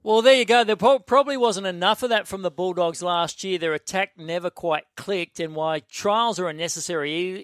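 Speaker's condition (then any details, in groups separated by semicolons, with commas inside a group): No condition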